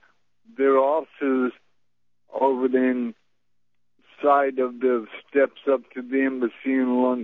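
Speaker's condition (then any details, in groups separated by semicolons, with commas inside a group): Multiple sclerosis; may speak poorly, by own account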